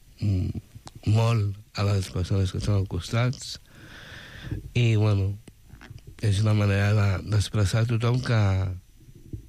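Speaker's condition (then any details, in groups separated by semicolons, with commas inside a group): Down syndrome; intellectual disability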